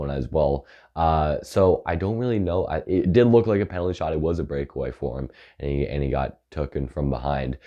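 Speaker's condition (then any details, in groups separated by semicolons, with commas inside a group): No condition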